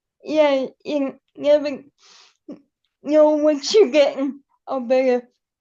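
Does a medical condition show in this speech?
Yes: cerebral palsy; able to articulate and speak.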